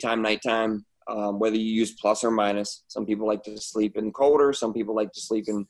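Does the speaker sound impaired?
No.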